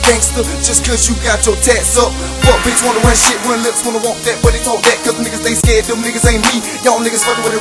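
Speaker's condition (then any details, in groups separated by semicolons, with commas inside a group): No condition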